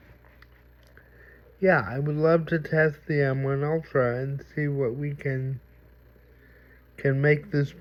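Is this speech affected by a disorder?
Yes: cerebral palsy.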